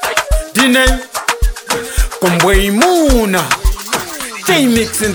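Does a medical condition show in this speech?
No.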